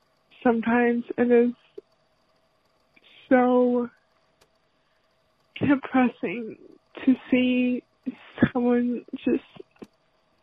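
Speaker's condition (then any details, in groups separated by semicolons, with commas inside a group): Stuttering; stuttering for about 12 years; ongoing stutter; blocks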